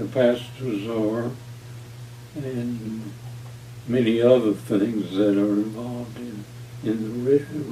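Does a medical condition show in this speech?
Yes: Parkinson's disease.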